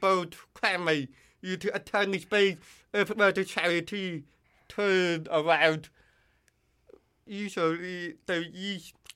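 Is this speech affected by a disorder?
Yes: hearing loss with cochlear implant; cannot judge own voice, distorted when yelling at high volume, relies on others' volume feedback.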